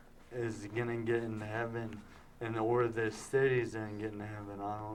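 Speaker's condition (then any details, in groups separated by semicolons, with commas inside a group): Traumatic brain injury; now talking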